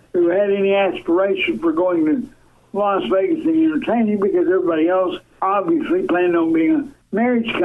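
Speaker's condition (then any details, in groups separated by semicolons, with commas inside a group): Cerebral palsy; from birth, quadriplegic, lifelong wheelchair user; severely disabled, wheelchair, uses voice-activated software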